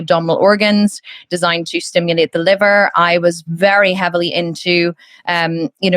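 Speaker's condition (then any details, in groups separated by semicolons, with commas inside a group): No condition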